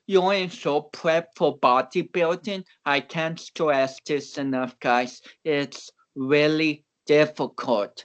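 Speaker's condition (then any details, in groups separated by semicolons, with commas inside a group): Cerebral palsy; shaky during lifts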